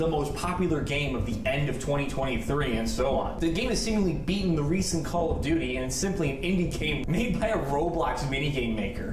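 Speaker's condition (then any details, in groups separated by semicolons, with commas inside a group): No condition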